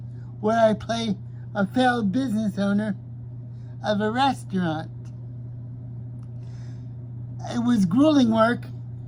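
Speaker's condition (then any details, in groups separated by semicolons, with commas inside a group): Cerebral palsy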